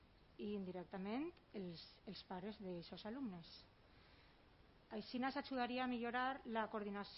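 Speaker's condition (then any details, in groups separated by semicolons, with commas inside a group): No condition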